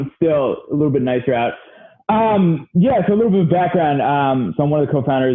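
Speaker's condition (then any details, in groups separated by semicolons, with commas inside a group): No condition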